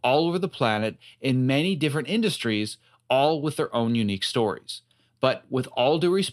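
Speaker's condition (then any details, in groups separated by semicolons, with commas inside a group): No condition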